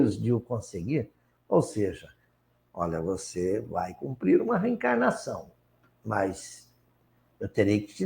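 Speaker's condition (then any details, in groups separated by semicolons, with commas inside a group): No condition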